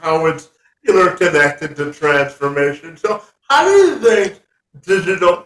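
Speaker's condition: Cerebral palsy, spastic quadriplegic

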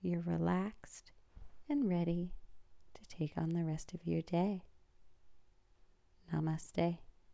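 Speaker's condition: No condition

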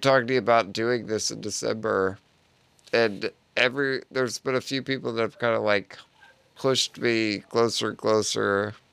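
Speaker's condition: Duchenne muscular dystrophy; adult stem cell therapy in Panama about 4 years ago, first person with Duchenne treated so

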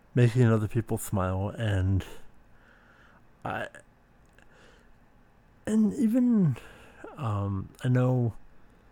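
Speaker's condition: Speech impediment

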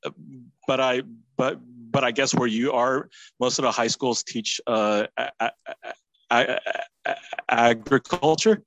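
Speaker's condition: Stuttering; stuttering since at least high school; stuttered sometimes during high school team practice, kept stutter private; repeated words, blocks

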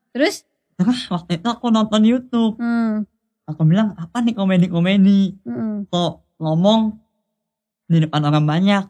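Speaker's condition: Cleft lip (sumbing); cleft lip (celah bibir) from birth; voice affected, speech unclear by own account, concern about phone calls

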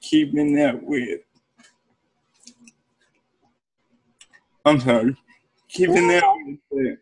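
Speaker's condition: Cerebral palsy; therapists involved in upbringing

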